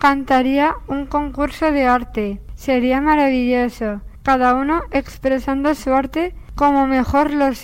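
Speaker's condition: Down syndrome; trisomy 21, extra chromosome, 47 chromosomes instead of 46, from birth

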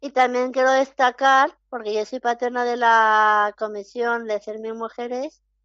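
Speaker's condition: Down syndrome; interviewed by telephone

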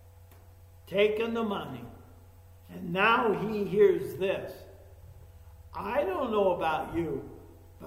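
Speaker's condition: ALS; frequent aspiration when eating

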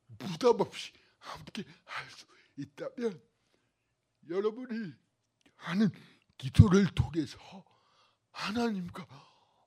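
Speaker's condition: Cerebral palsy; may need reoperation

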